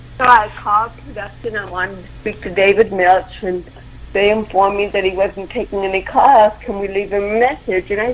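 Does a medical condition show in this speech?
Yes: cerebral palsy; involuntary movements.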